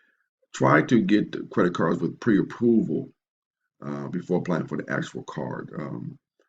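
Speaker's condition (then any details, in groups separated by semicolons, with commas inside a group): No condition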